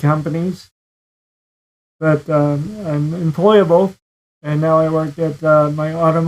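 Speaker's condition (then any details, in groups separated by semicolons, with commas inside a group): Cerebral palsy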